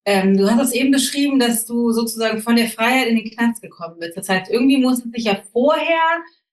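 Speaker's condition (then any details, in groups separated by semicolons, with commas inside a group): No condition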